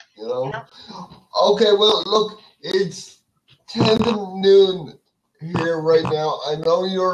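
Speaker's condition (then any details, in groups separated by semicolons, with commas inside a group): Cerebral palsy; speech affected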